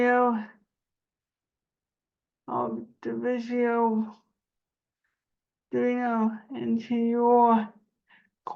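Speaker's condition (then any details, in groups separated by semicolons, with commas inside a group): Cerebral palsy; spasticity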